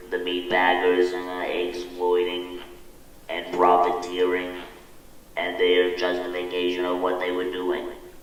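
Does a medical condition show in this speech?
Yes: laryngectomy; recent laryngectomy; voice tires easily.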